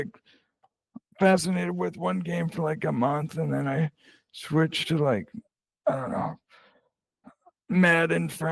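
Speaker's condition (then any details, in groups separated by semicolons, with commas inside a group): Cerebral palsy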